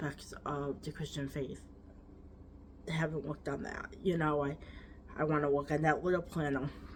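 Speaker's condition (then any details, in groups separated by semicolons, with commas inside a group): Cerebral palsy, quadriplegic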